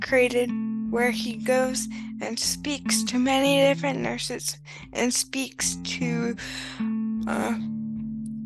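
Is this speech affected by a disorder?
Yes: cerebral palsy.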